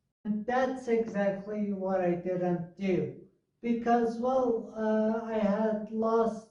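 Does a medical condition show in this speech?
Yes: multiple sclerosis.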